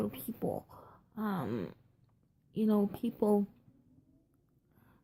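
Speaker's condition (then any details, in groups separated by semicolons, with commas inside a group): Cerebral palsy, triplegia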